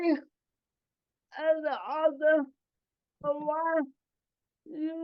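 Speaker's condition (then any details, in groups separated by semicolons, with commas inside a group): Cerebral palsy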